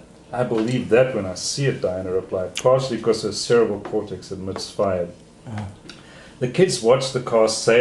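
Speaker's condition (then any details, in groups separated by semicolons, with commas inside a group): No condition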